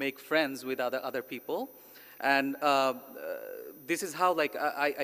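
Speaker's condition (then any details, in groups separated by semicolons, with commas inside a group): No condition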